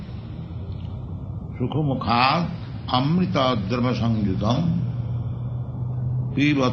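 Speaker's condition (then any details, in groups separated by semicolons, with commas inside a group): No condition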